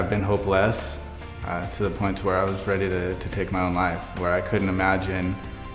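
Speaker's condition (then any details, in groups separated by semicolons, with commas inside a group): No condition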